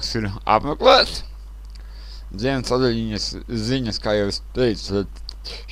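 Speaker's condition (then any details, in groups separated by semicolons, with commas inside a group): Cerebral palsy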